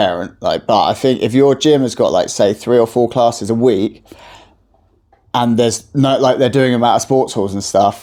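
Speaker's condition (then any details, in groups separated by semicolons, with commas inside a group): No condition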